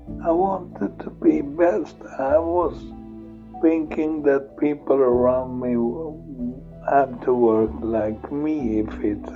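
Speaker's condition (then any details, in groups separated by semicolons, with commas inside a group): Multiple sclerosis; progressive form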